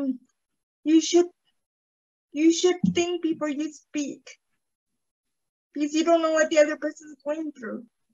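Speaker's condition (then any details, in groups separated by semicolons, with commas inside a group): Cerebral palsy; told would never walk but walks, some movement limitations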